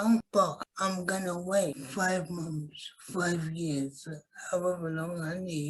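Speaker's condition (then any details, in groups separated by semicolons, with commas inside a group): Cerebral palsy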